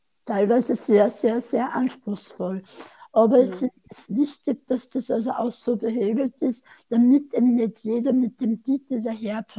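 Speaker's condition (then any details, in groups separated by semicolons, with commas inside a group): Tongue cancer surgery; right tongue edge tumour into oral arch, HPV-linked, surgery then chemoradiation; onset nine years ago, considered cured; somewhat impaired, fast, may be unclear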